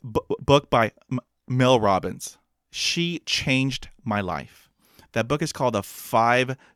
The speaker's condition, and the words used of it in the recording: Stuttering. If I block, give me 4 hours and the word will come out.